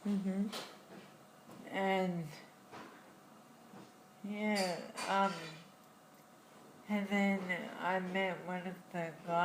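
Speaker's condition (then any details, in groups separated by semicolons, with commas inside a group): Friedreich's ataxia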